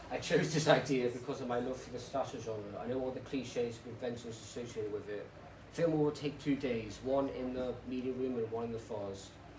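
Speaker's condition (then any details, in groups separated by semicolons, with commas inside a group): No condition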